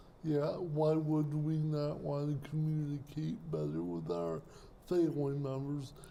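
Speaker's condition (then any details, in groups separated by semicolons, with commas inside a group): Cerebral palsy; speech impairment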